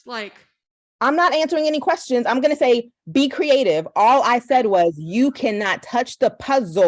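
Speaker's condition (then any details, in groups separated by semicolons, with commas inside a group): No condition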